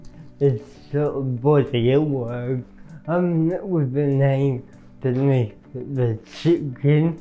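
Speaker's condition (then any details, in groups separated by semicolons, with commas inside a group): Cerebral palsy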